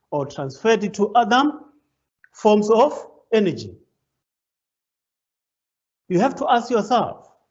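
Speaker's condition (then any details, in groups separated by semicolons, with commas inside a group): No condition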